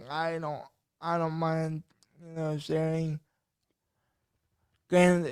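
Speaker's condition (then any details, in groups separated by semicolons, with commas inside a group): Cerebral palsy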